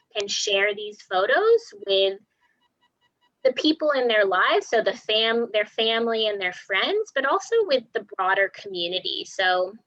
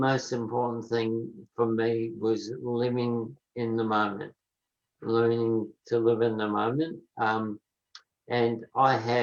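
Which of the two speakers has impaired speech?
The second: motor neurone disease; about nine months since diagnosis, slow progression, still walking; voice change early symptom, voice worsening daily, learning text-to-speech.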